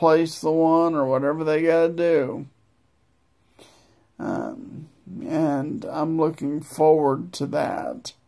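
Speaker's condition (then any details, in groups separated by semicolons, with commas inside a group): Multiple sclerosis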